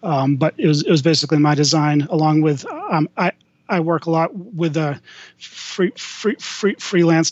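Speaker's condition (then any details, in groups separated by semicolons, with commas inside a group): Stuttering; lifelong stutter; may freeze up mid-speech, then gets back on a roll; repeated sounds, prolonged sounds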